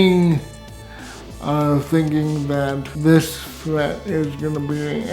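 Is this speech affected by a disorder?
Yes: cerebral palsy, severe; spastic type.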